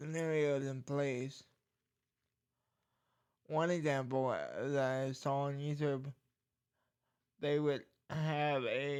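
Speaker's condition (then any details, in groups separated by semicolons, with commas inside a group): Cerebral palsy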